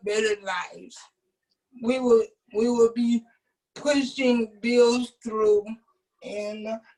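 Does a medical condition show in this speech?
Yes: cerebral palsy.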